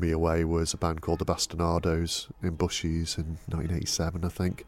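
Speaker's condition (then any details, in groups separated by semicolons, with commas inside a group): No condition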